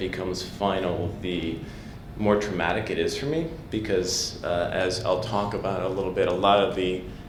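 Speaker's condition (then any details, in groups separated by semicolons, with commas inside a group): No condition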